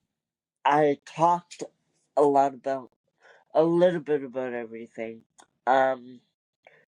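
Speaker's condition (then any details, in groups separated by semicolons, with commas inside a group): Cerebral palsy; wheelchair user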